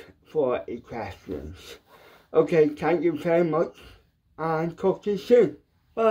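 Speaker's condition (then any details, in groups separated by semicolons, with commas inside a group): Cerebral palsy, ataxic, mild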